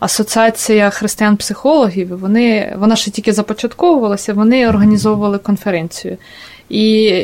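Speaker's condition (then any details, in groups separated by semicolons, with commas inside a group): No condition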